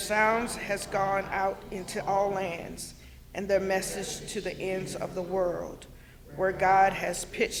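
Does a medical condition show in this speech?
No.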